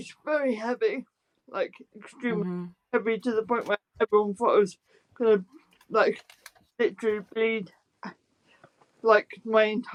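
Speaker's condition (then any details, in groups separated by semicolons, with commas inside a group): Spastic quadriplegic cerebral palsy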